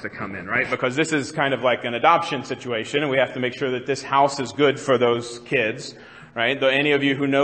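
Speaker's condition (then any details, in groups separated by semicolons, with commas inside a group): No condition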